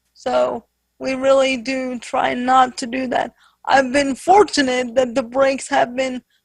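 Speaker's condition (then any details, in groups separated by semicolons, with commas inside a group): Spastic quadriplegic cerebral palsy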